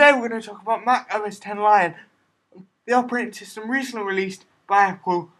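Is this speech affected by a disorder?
Yes: cerebral palsy.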